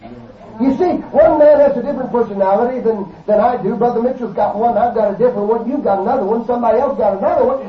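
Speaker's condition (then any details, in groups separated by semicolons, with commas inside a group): No condition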